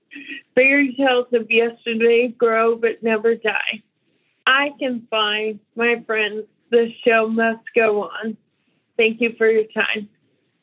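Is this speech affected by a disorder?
Yes: ALS; ALS diagnosed before age 35, individual disease course.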